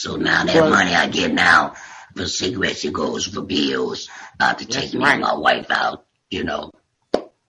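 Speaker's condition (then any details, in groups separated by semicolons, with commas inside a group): Laryngectomy; total laryngectomy for tumor by voice box, after failed six weeks chemo and radiation; voice prosthesis with hands-free device held by patch, still learning device, ongoing speech therapy; voice deeper and raspy before diagnosis, only one or two words after surgery, improving with therapy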